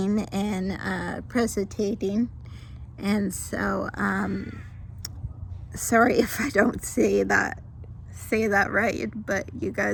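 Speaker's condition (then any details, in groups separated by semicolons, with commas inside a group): Mild cerebral palsy; mild form from birth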